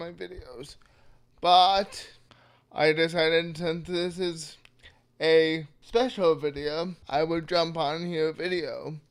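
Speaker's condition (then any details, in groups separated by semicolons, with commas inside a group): Cerebral palsy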